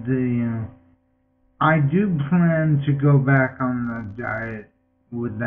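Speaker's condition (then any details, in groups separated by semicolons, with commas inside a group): Multiple sclerosis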